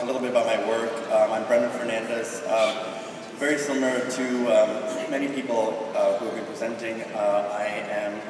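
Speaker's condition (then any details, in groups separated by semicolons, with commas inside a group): No condition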